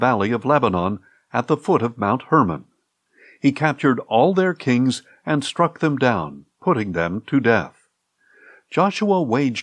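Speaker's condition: No condition

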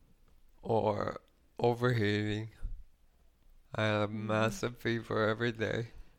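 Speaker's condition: ALS; voice got weaker

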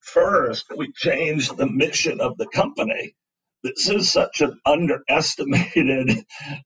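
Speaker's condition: Spasmodic dysphonia; recovered a good bit

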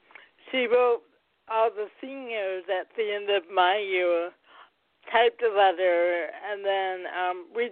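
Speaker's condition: Cerebral palsy, mild; heart rate dropped at delivery, not breathing at birth, 45 minutes to breathe, delayed motor milestones; mildly affects speech, physical and occupational therapy from early life

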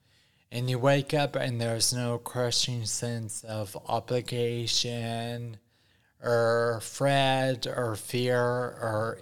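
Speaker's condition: Ataxia after strokes, mild; formerly walker and cane

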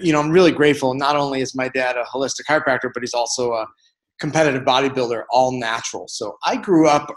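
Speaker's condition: No condition

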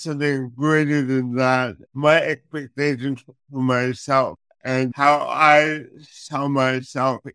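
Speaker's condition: Cerebral palsy; affects speech

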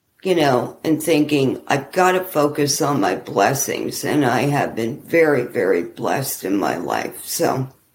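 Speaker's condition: ALS; walking impaired

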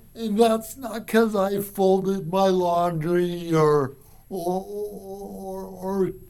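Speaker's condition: Cerebral palsy; from birth

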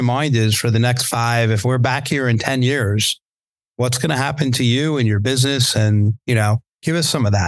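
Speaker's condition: No condition

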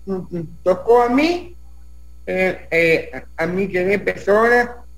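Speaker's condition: Down syndrome

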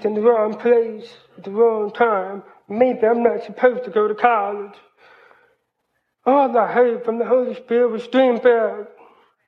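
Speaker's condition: Hearing loss, cochlear implant; hears about 80% with cochlear implant, hears but does not always understand

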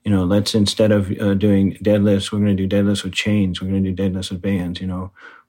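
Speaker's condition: Parkinson's disease; confirmed by second opinion

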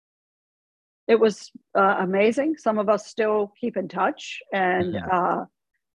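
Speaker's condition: No condition

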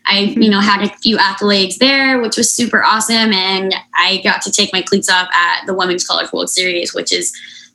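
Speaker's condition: Unilateral cleft lip and palate, severe

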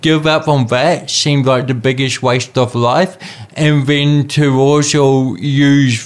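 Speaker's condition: Cerebral palsy; cerebral palsy from birth

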